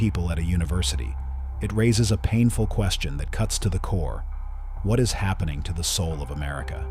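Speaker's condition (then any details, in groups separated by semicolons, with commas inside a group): No condition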